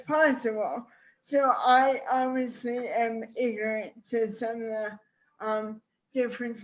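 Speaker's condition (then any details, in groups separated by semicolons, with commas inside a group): ALS; speech slowing over about 4 years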